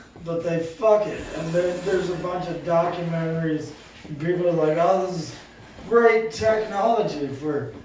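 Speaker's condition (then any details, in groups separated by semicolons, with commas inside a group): Cerebral palsy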